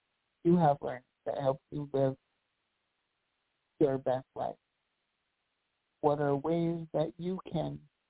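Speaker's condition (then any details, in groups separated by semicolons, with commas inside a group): Cerebral palsy; walked with walker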